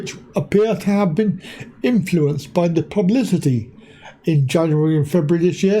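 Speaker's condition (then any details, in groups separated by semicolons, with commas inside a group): Cerebral palsy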